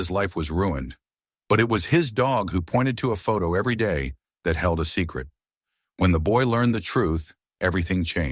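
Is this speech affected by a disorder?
No.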